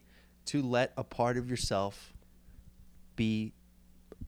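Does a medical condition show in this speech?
No.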